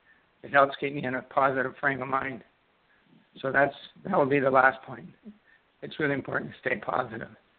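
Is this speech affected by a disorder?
Yes: Parkinson's disease; left-sided onset, smell and taste loss first, left index finger tremor, no medication, one brain therapy; left hand weakness and poor dexterity, shuffle walking, freezing about two years, brain fog, daily exercise.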